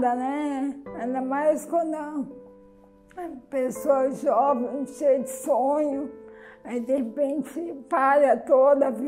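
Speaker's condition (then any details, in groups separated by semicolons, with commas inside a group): Amyotrophic lateral sclerosis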